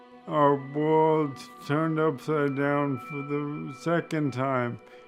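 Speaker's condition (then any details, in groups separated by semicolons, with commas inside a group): ALS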